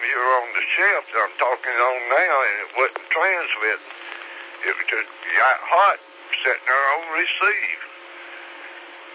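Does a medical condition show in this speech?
Yes: slurred speech; stroke 3 years ago.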